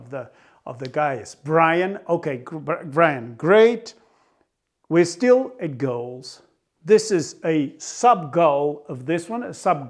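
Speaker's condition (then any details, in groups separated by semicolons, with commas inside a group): No condition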